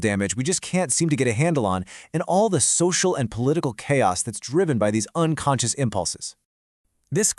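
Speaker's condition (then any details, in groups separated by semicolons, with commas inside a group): No condition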